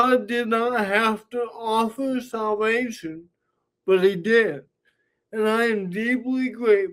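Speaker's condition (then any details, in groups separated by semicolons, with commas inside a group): Cerebral palsy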